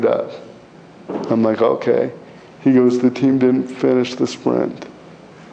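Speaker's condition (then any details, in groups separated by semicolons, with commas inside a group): Cerebral palsy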